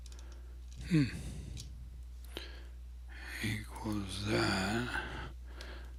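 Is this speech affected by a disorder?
Yes: ALS; abnormally slow voice.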